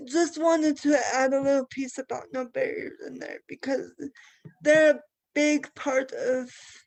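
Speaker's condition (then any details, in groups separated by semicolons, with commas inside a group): Cerebral palsy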